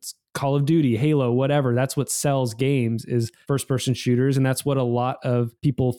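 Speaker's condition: No condition

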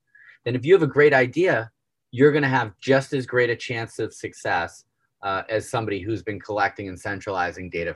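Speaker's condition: No condition

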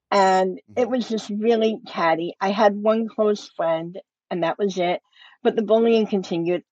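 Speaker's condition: Cleft lip and palate; congenital

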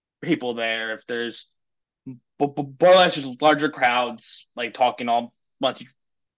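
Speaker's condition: Stuttering; lifelong stuttering, father also stutters; words sometimes take longer to come out, may look tense when getting stuck; repeated sounds, blocks

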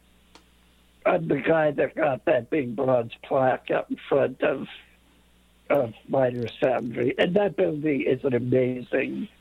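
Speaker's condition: Late-onset Pompe disease; onset age 5-6, misdiagnosed as muscular dystrophy at 23 for 26 years; infusion treatment, over 250 infusions, service dog Coppola from Canine Companions, physical activity limited

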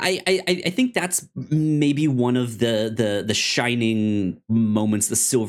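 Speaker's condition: Stuttering; stutter since childhood, cause unknown, explained as brain moving faster than mouth, speech therapy in elementary school; repeated words

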